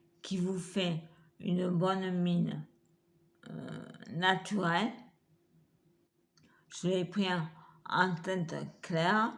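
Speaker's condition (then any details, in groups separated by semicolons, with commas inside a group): Multiple sclerosis; wheelchair, hand difficulties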